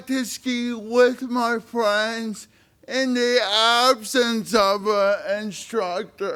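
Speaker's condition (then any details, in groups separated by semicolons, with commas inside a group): Spastic cerebral palsy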